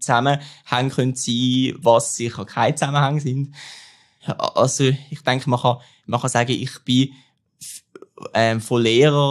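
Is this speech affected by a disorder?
Yes: stuttering; stuttering since about age 3.5, persisting, childhood self-experiments like robot-like speaking; affected in certain situations, varies better or worse, fluent when singing; here blocks.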